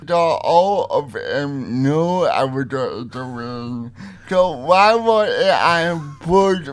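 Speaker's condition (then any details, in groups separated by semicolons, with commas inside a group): Cerebral palsy; interview partly own voice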